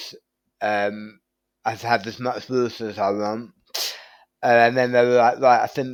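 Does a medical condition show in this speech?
Yes: tongue cancer surgery.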